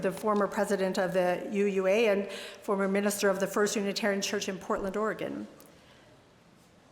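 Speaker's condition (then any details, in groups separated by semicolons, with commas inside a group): No condition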